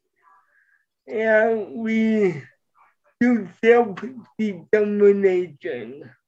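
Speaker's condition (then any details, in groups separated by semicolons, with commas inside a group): Cerebral palsy; present from birth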